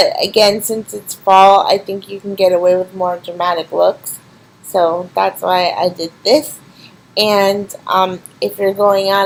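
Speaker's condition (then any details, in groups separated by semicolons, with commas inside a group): Cerebral palsy; physical disability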